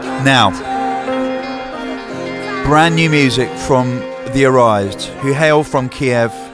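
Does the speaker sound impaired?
No.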